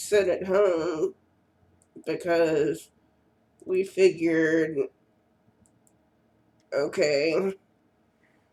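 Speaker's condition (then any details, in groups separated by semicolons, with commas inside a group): Cerebral palsy; first word not said quite right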